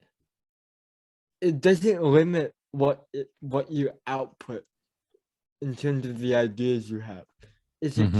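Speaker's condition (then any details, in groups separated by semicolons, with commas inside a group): Cerebral palsy; mild speech impediment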